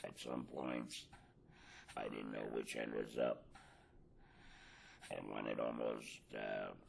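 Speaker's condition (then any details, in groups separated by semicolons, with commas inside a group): Laryngectomy; total laryngectomy, right radical neck dissection, tracheoesophageal voice prosthesis; feeling a little weak; tracheoesophageal voice prosthesis speech, esophageal speech lost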